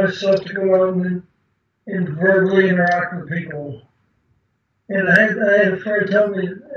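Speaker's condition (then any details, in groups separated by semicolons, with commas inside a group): Parkinson's disease; deep brain stimulation surgery; diagnosed at age 43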